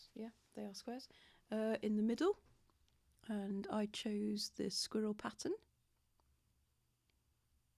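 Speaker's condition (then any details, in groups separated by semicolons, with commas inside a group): No condition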